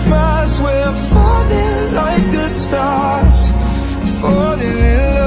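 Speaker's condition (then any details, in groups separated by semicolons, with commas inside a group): No condition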